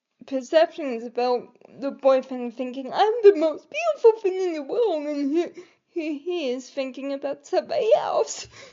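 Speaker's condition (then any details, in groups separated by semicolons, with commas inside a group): Cerebral palsy; quadriplegic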